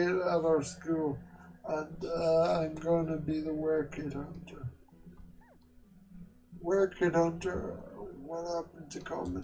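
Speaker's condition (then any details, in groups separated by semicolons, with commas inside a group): Quadriplegic cerebral palsy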